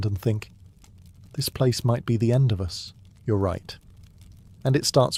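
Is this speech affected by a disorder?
No.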